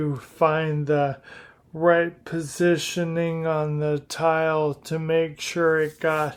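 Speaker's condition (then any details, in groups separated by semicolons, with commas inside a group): Primary lateral sclerosis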